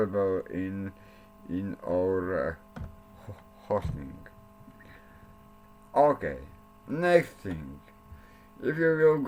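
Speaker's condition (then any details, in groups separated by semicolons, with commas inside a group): Cerebral palsy; since birth; speech not very clear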